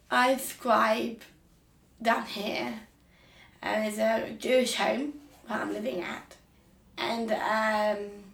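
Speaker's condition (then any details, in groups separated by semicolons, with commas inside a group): Down syndrome; Down syndrome since birth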